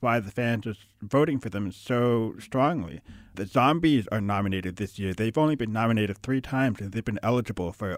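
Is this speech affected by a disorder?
Yes: hard of hearing; deaf.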